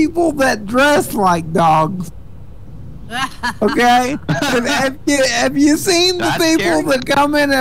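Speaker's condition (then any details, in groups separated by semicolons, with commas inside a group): Cerebral palsy; spasticity, wheelchair user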